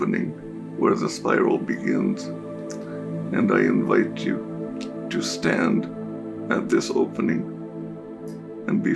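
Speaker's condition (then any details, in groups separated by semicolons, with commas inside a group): Cerebral palsy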